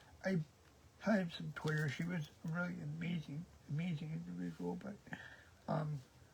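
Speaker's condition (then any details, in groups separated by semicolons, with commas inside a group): Cerebral palsy; present since birth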